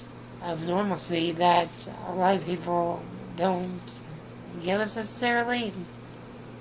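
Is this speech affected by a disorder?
Yes: spinal muscular atrophy; tracheostomy.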